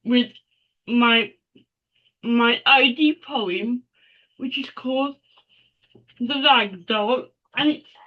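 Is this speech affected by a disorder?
Yes: cerebral palsy; mild form.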